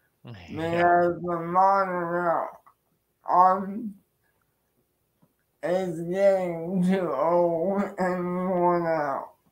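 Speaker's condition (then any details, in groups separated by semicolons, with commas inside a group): Cerebral palsy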